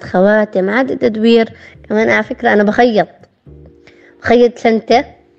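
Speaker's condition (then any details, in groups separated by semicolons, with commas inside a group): Down syndrome; present from birth, born premature, heart stopped at birth, on devices and breathing machine as newborn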